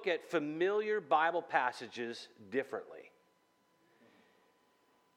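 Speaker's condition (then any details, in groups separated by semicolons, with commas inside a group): No condition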